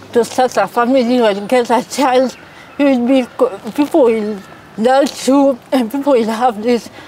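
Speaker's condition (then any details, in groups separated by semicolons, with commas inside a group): Cerebral palsy; from birth; 33 years with condition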